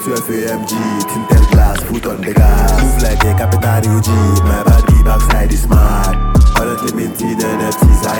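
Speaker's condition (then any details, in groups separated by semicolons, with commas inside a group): No condition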